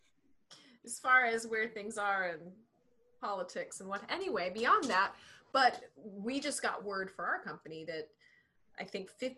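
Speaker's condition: No condition

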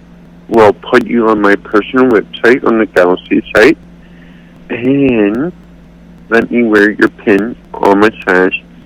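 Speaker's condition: Cerebral palsy; accepts own voice

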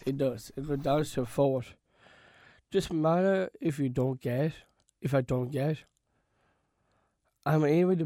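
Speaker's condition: Down syndrome; learned to talk

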